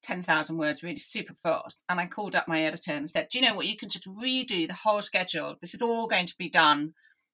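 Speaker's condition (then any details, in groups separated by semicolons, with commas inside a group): Deafness; analog hearing aids in childhood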